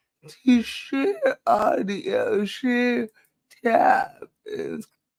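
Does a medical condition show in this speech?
Yes: cerebral palsy; speech affected, permanent.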